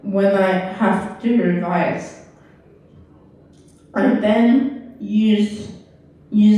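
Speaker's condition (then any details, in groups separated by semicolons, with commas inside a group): Cerebral palsy; left side weaker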